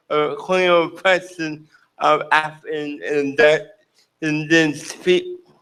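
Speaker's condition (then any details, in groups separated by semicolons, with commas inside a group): Cerebral palsy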